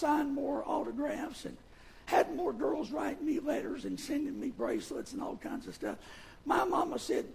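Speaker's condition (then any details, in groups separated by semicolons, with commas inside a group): Vocal fold paralysis, bilateral; speaks with false vocal folds; voice partly regained since loss about 9 years ago, false-fold voicing on camera exam, Baptist Hospital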